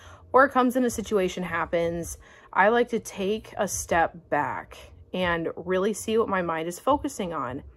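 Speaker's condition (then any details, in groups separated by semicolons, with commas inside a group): No condition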